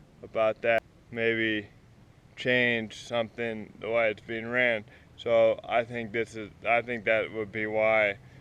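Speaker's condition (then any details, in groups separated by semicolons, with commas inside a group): Cerebral palsy; spastic, affects walking and legs; difficulty walking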